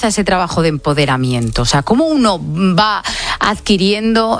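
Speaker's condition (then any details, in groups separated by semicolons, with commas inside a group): No condition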